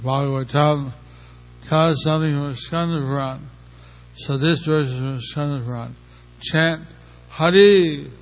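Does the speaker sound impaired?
Yes: stroke; stroke a little over a year ago; a little over a year since stroke; speaking not easy, unsure listeners understand, engages helper Jantai.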